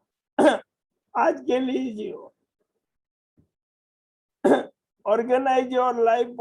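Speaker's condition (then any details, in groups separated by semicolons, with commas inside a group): Motor neurone disease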